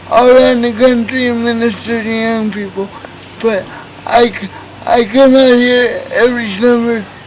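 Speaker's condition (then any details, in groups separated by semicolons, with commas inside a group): Cerebral palsy; brain damage, affects all four limbs and muscles; affects speech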